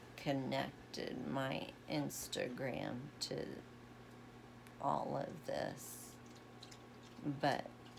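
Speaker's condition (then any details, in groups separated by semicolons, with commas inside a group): Essential tremor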